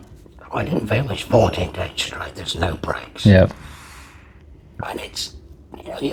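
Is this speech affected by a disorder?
Yes: laryngectomy; permanent tracheostomy.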